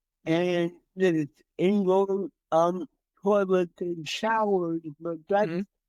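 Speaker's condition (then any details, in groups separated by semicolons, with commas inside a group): Cerebral palsy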